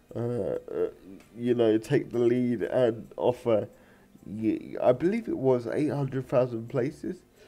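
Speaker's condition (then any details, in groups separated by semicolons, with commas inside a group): Cerebral palsy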